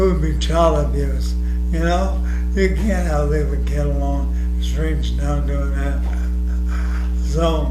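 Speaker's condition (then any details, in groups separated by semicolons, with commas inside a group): ALS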